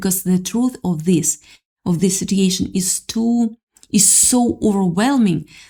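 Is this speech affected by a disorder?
No.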